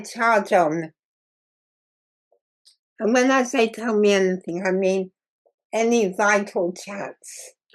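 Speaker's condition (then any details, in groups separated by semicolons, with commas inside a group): Muscular dystrophy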